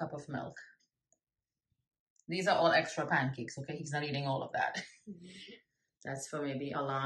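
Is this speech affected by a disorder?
No.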